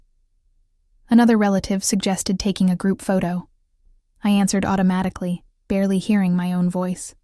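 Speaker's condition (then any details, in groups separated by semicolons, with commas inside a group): No condition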